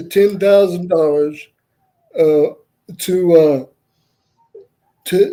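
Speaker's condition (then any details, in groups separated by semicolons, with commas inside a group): Cerebral palsy; wheelchair user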